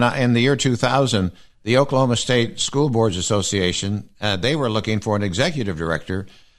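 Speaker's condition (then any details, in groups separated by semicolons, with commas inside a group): No condition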